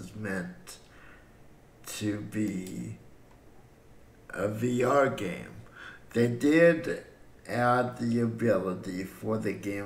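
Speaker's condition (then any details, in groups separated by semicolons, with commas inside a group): Cerebral palsy; breathing fine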